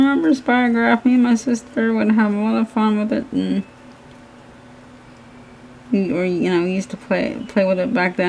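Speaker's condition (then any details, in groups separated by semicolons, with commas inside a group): Cerebral palsy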